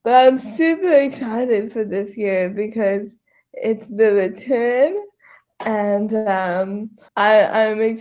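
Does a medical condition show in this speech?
Yes: cerebral palsy, quadriplegic.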